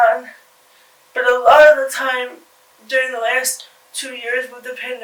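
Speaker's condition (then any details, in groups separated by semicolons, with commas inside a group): Cerebral palsy; from birth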